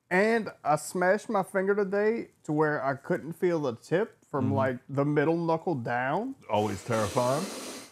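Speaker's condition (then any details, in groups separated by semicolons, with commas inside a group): No condition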